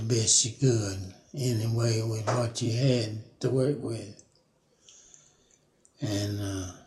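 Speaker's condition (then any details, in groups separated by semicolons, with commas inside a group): Parkinson's; no broken bones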